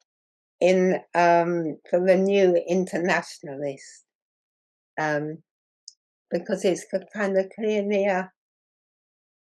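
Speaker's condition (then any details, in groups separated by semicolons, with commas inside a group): Muscular dystrophy; progressive muscle wasting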